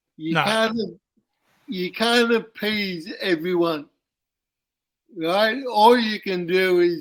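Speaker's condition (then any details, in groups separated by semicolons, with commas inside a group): Cerebral palsy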